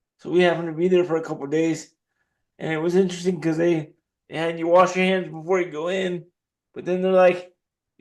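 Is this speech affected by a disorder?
Yes: cerebral palsy; dexterity issue.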